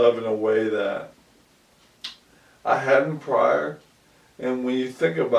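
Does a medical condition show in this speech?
Yes: ALS; about 2 years since onset.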